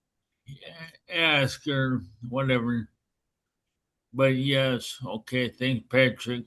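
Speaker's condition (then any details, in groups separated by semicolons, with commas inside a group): Brain injury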